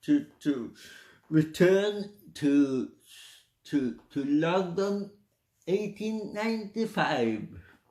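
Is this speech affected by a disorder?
Yes: cerebral palsy.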